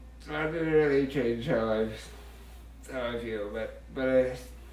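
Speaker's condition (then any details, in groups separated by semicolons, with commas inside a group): Muscular dystrophy, Duchenne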